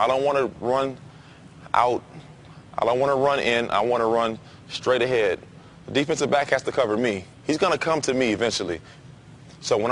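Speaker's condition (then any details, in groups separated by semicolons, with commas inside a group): No condition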